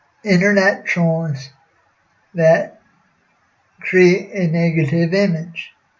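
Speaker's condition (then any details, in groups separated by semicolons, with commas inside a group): Cerebral palsy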